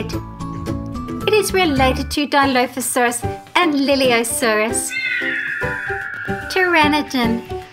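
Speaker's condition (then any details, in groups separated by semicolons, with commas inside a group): No condition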